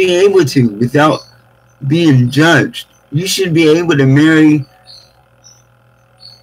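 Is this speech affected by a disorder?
Yes: cerebral palsy.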